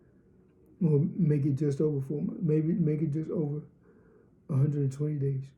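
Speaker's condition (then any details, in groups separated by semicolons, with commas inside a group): Cerebral palsy, spastic diplegia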